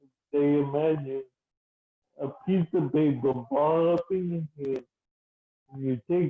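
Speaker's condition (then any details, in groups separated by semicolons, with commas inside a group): Cerebral palsy, mild; speech slightly affected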